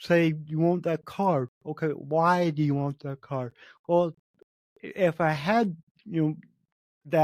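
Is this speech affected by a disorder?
Yes: cerebral palsy.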